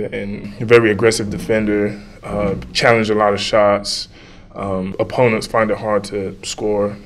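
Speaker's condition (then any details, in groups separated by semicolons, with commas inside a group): No condition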